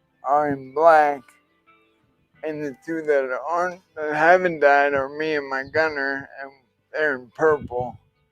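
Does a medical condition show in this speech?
Yes: traumatic brain injury; hit head despite helmet, immediate coma.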